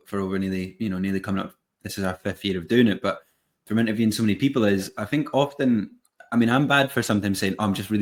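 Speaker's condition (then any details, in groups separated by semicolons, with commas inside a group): No condition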